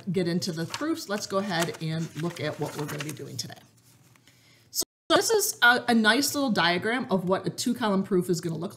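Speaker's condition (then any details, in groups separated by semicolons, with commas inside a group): No condition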